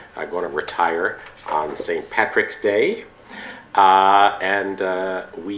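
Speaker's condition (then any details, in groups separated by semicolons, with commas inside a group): No condition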